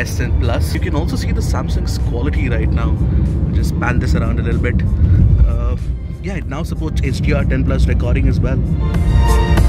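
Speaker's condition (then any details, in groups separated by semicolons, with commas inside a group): No condition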